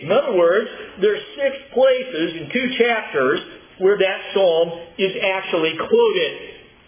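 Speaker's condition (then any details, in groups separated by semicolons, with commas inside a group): No condition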